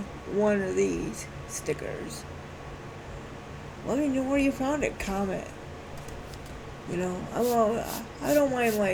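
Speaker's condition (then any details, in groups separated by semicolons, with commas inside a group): Cerebral palsy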